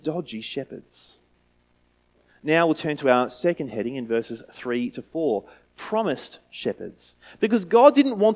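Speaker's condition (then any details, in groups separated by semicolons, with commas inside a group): No condition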